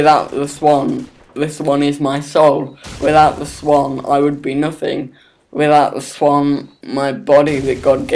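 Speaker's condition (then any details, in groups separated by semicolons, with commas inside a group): Cerebral palsy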